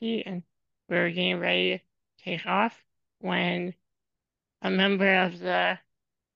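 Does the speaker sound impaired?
Yes: spinal muscular atrophy; from birth, genetic, motorized wheelchair user whole life, depends on caregivers.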